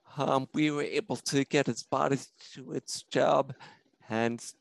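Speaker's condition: Spinocerebellar ataxia; puzzled doctors for almost 40 years before diagnosis

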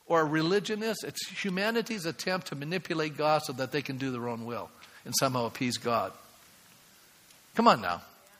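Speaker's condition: No condition

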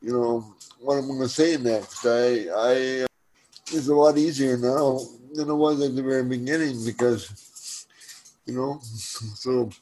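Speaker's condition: Spastic cerebral palsy; from birth, stiff legs hard to bend, left side mostly affected, wheelchair user, hand-eye coordination problem; speech affected, improved by regular podcast talking, speaking easier than at first

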